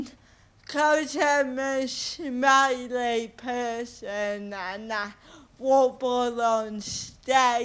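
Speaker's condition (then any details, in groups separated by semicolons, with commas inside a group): Cerebral palsy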